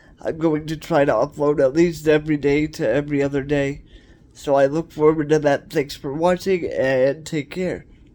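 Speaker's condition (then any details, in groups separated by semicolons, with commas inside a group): Cerebral palsy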